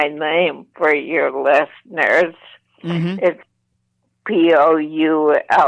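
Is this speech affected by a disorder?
Yes: ALS, mild; voice slightly impaired.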